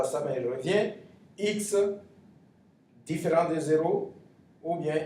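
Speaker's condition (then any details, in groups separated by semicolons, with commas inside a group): No condition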